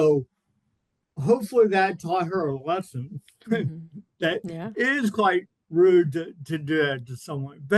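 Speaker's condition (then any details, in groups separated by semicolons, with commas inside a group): Cerebral palsy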